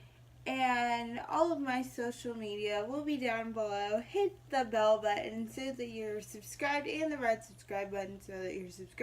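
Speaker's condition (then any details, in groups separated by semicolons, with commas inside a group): Mild cerebral palsy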